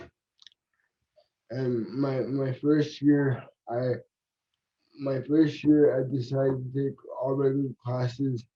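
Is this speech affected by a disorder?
Yes: cerebral palsy.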